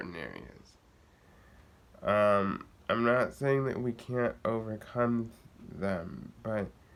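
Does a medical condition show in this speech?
Yes: cerebral palsy.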